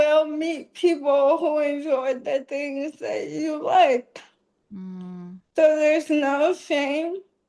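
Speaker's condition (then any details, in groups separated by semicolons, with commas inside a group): ALS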